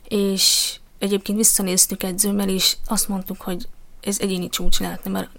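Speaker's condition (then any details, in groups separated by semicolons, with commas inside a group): Deafness; poor speech and vocabulary with hearing aid before implant, learned speaking in developmental lessons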